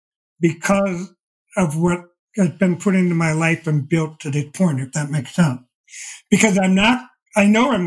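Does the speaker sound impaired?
Yes: deafblindness; progressive.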